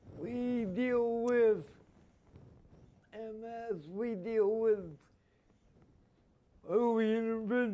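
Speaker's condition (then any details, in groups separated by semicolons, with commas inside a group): Spastic quadriplegia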